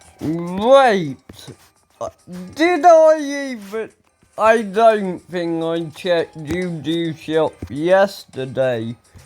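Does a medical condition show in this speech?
Yes: ataxia; speech recently worse.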